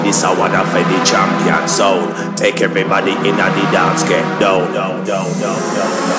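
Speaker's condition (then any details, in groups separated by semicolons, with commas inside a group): No condition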